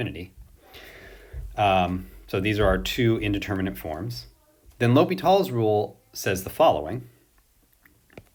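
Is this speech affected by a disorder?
No.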